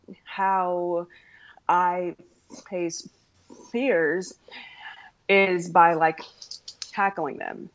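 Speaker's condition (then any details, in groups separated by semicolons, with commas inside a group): Stuttering; stuttering since around age 3, past speech therapy, largely stopped talking for about 5 years; formerly hid stuttering by switching words, deep breaths, fillers like ums and ahs, avoided talking; prolonged sounds, blocks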